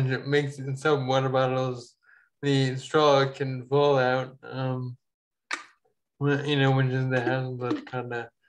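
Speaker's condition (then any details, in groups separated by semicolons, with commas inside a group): Ataxia; falls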